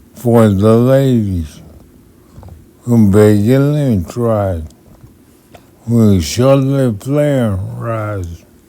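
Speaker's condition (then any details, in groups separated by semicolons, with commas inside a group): Multiple sclerosis; affects left side and voice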